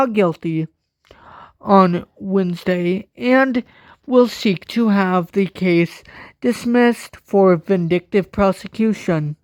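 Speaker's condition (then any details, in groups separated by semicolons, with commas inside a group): Cerebral palsy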